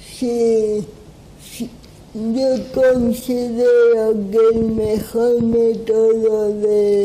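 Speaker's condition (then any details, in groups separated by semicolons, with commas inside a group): Cerebral palsy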